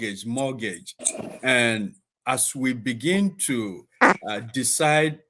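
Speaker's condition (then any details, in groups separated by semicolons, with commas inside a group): No condition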